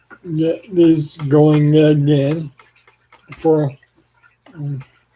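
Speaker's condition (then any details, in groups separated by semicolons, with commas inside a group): ALS; increasing slurring, saliva and phlegm buildup, frequent swallowing, tired voice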